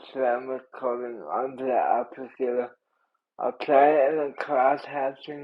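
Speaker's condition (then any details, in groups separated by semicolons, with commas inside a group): Cerebral palsy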